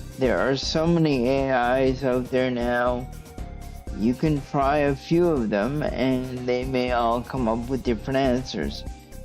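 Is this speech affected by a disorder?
Yes: cerebral palsy; stiff muscles.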